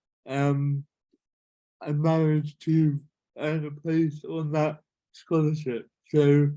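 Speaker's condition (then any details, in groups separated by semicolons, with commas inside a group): Cerebral palsy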